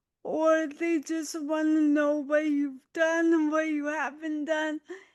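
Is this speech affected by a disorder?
Yes: autoimmune disease, spinal cord injury.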